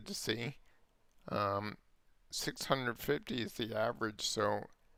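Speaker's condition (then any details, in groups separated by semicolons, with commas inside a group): Multiple sclerosis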